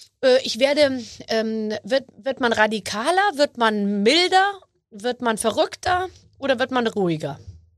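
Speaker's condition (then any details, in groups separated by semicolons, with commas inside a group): No condition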